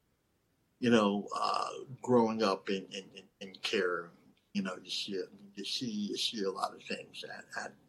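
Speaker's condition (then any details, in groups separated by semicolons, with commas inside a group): Cleft lip and palate; lisp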